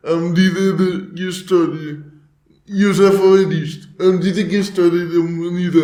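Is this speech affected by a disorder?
Yes: cerebral palsy; motor disability, affects walking and speaking; atypical speech, weekly speech therapy in childhood.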